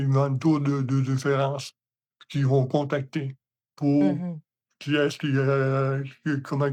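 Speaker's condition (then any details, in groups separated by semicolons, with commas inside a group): Hemiparalysis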